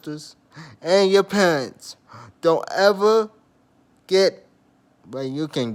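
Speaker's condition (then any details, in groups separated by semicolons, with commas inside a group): Traumatic brain injury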